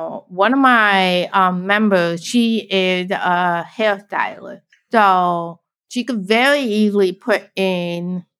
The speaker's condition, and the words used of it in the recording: Deafness. And this confuses so many people because they're like, but you can speak and you look like you can see.